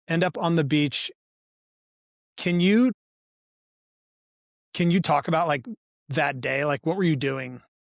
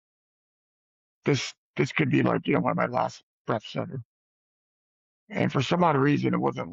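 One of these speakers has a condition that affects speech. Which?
The second: spinal cord injury paralysis; diving accident, paralyzed from neck down; ongoing locomotor therapy.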